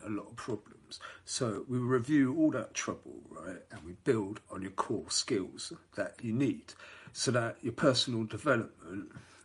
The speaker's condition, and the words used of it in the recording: None; typical speech.